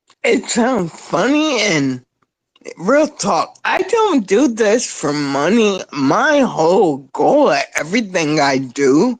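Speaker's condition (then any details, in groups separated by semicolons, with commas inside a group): Spinocerebellar ataxia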